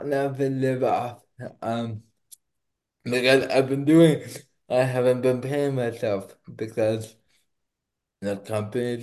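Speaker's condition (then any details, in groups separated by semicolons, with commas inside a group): Cerebral palsy; not slurred, per host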